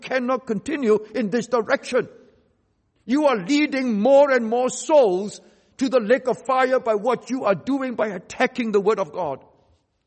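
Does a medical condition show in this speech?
No.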